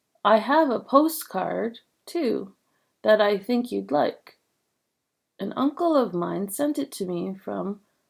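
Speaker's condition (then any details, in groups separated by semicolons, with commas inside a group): No condition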